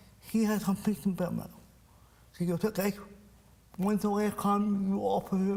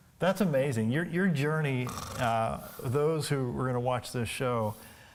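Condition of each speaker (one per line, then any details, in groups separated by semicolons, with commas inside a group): Cerebral palsy; from birth; speech impairment
No condition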